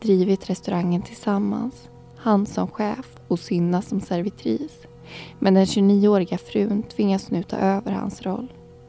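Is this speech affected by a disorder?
No.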